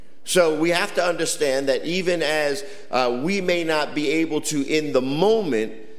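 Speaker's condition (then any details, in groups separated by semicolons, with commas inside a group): No condition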